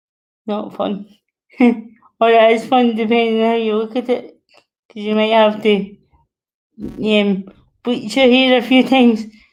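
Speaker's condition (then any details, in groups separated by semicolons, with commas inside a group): Cerebral palsy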